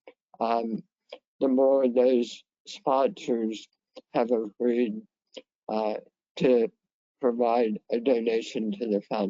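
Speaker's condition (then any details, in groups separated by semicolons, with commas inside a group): Head and neck cancer; severe dysphagia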